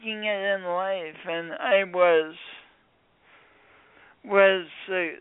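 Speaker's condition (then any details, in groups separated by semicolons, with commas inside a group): Speech impediment from birth injury; born few weeks early, oxygen loss on way to emergency room, coordination differences; speech impediment sounding unlike a regional accent, not a Midwestern accent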